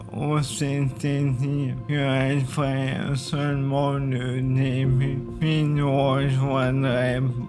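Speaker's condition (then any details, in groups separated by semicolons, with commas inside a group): ALS (maladie de Charcot)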